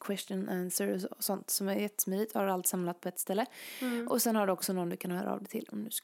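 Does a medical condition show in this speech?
No.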